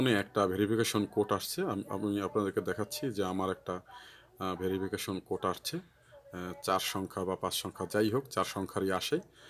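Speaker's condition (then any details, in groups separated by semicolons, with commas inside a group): No condition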